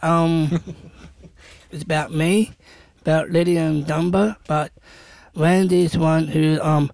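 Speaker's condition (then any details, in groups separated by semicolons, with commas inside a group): Down syndrome; not always understood by others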